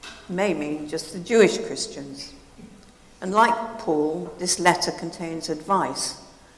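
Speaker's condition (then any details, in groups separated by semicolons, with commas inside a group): No condition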